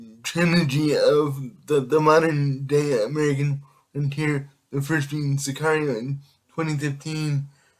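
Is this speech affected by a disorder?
Yes: cerebral palsy; able to speak.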